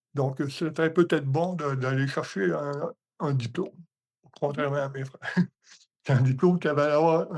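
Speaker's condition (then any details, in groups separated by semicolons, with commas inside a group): Hemiparalysis; muffled speech, like hot potato in mouth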